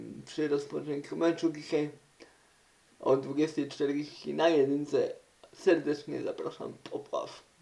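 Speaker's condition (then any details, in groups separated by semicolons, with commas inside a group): Cerebral palsy; uses wheelchair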